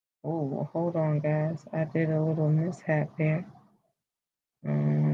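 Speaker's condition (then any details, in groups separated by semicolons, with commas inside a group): No condition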